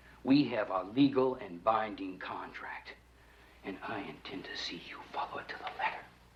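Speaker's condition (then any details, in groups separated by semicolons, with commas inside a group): No condition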